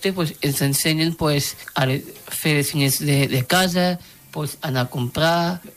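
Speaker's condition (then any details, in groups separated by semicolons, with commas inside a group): Down syndrome; three copies of chromosome 21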